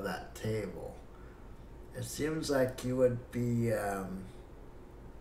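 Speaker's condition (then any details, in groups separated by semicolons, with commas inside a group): Cerebral palsy; breathing fine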